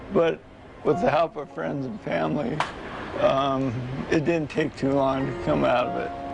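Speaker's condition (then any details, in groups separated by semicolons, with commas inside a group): ALS; body weakening since diagnosis; voice weakening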